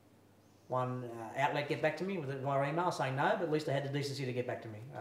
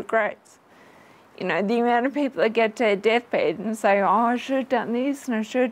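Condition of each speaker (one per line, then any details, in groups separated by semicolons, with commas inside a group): No condition
Friedreich's ataxia; progressive nervous system breakdown, cardiomyopathy, minor stroke; wheelchair, about 20 years since onset, began with balance loss; expects loss of speech and self-feeding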